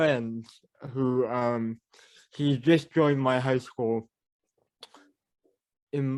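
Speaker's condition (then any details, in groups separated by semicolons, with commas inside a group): Cerebral palsy; mild speech impediment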